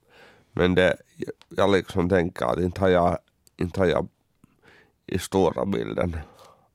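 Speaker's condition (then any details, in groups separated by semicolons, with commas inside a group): Cerebral palsy; congenital, born two months premature at 1.69 kg, underdeveloped lungs, electric wheelchair user, cannot run, childhood habilitation courses at Folkhälsan; uses wheelchair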